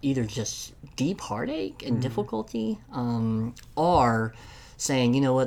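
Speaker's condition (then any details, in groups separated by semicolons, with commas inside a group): Cleft lip and palate; congenital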